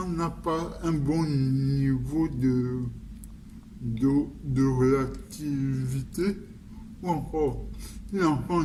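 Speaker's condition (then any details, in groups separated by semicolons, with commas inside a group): Cerebral palsy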